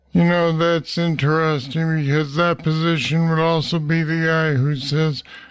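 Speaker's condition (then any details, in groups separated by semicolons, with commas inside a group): Parkinson's disease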